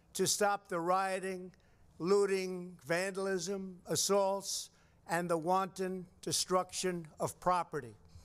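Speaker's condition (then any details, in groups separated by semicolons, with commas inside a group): No condition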